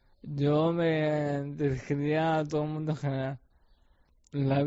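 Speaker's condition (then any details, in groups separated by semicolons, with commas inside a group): ALS; facial and mouth muscles affected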